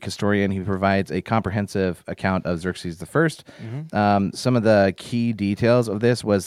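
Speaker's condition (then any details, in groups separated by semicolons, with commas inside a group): No condition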